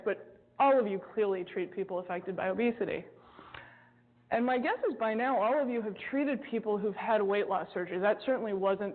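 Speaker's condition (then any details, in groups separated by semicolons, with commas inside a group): No condition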